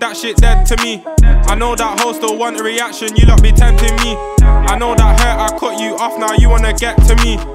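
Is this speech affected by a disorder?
No.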